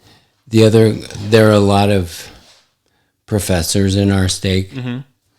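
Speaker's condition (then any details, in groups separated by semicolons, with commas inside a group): ALS; affects hand function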